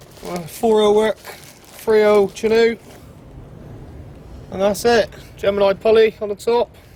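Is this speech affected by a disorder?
No.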